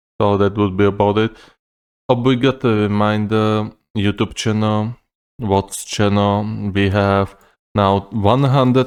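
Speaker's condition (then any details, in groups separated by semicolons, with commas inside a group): No condition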